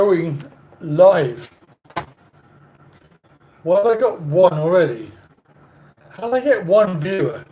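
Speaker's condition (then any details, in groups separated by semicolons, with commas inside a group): Cerebral palsy; back surgery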